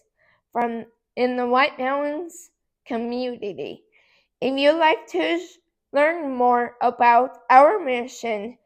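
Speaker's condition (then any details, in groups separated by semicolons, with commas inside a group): Cerebral palsy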